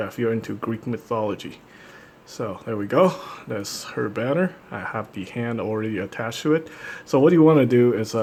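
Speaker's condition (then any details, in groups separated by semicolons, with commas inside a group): No condition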